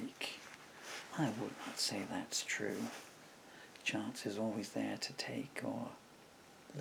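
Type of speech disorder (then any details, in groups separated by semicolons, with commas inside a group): Bulbar dysarthria; progressive bulbar palsy (MND)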